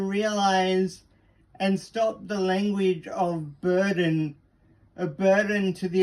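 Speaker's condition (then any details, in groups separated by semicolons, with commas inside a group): Cerebral palsy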